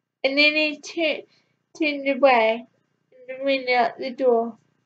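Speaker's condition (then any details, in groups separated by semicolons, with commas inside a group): Cerebral palsy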